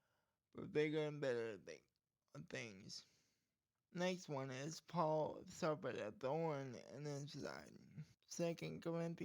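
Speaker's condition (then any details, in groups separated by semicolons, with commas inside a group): Cerebral palsy; speech problem from condition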